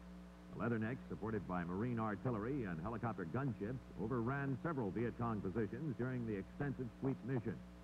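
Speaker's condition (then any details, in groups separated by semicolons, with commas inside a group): No condition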